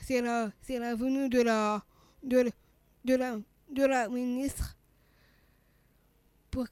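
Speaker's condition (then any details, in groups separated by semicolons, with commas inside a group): Down syndrome (trisomy 21); age 39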